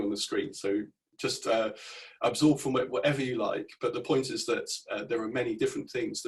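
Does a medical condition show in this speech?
No.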